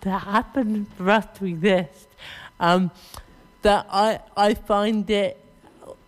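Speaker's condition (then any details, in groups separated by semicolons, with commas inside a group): Cerebral palsy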